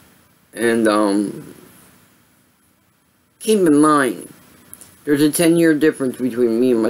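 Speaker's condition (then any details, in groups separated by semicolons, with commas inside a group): Cerebral palsy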